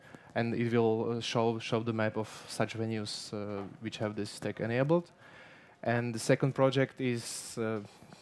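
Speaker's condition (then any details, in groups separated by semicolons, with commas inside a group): No condition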